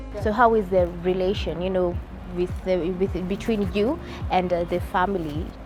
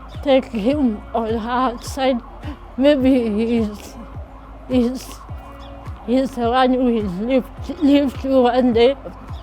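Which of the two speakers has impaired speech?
The second: cerebral palsy; since birth.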